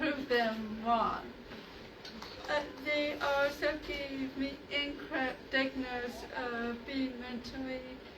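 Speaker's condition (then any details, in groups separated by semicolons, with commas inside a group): Cerebral palsy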